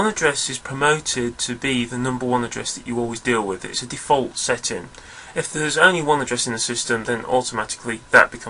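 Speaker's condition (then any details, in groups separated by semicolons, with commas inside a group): No condition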